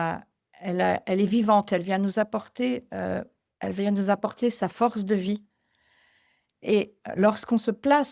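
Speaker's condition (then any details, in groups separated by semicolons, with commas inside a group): No condition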